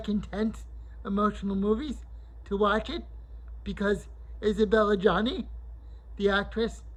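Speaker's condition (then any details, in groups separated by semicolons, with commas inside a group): Cerebral palsy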